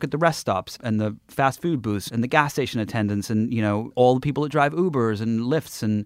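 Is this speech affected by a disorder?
No.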